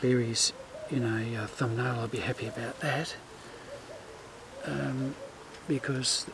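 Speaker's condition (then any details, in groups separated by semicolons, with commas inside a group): No condition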